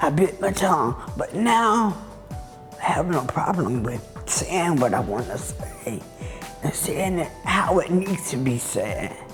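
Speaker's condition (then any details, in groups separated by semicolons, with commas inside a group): Brain injury; traumatic brain injury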